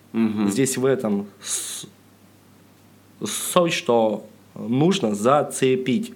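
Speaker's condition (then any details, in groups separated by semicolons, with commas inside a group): Stuttering, mild; persistent stutter, unable to get rid of it; stand-up comic, opens sets with jokes warning about stutter; slight stutter, sound and part-word repetitions, blocks, fillers, self-interruptions; prolonged sounds, blocks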